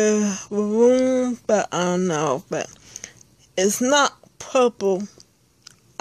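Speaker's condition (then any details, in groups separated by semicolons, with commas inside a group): Speech impairment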